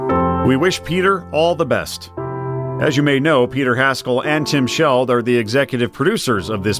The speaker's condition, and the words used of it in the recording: None; typical speech.